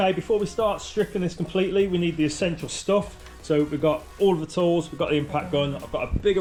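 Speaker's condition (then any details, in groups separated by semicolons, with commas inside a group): No condition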